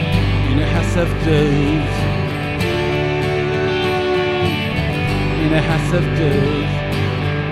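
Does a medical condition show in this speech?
No.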